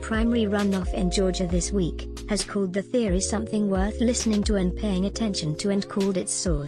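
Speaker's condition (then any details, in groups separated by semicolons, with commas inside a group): No condition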